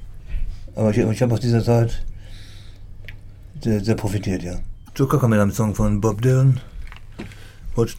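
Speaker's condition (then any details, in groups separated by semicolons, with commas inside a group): Parkinson's disease; symptoms initially ignored, brainstem and movement affected, fine motor decline, shrinking handwriting; says speech, cognition and memory not affected by Parkinson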